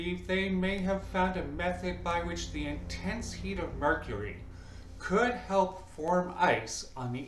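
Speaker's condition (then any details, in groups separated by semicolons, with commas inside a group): No condition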